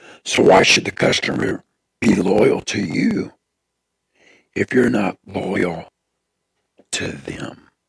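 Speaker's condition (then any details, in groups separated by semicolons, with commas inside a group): Throat cancer; tracheostomy tube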